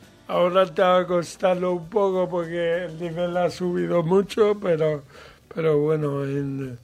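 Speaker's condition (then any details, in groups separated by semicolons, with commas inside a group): Cerebral palsy, mild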